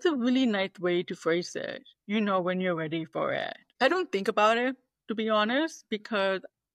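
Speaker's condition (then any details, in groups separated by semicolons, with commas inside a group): Deafness, 98% hearing loss; removes hearing aids after noisy days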